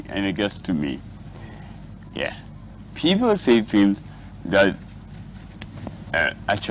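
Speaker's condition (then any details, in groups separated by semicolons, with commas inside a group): Cerebral palsy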